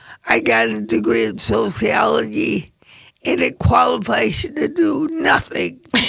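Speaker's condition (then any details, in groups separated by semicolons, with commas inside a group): Cerebral palsy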